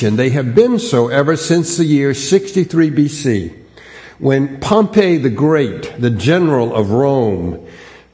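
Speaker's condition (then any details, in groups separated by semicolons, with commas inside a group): No condition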